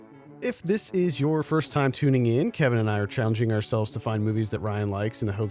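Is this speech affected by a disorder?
No.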